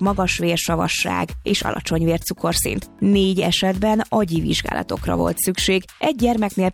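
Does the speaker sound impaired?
No.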